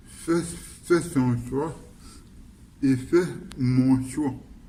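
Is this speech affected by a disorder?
Yes: cerebral palsy.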